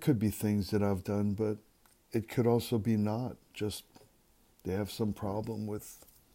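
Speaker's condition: No condition

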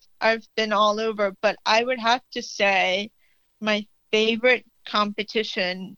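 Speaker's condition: Usher syndrome, profoundly deaf; type 1, rare genetic, born profoundly deaf, two cochlear implants, retinitis pigmentosa, balance affected; progressive eyesight loss, under five degrees field vision, night blind, implants worn daily, removed swimming; cochlear implants allow hearing and talking

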